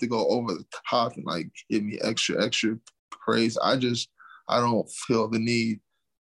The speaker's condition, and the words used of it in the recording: Stuttering. I've always just been like, it's me. I stutter.